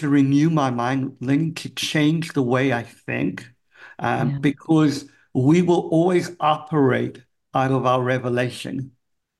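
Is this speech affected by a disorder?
Yes: cleft palate; congenital, from birth, affects hearing; severe speech impediment as a kid, cleft palate impacts ability to speak.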